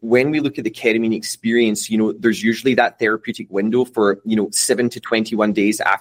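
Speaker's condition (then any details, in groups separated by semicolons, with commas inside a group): No condition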